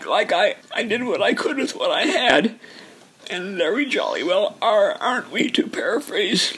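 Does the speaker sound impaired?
Yes: dysphonia; dysphonia from voice misuse over half a century, plus genetics and aging; age 82, took steroids to finish last 30 songs of 20th century project; voice lost during project, singing voice maybe 60% of former, much singing not so hot.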